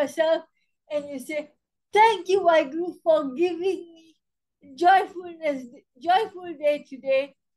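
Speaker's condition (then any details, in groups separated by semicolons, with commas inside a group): Cerebral palsy spastic quadriplegia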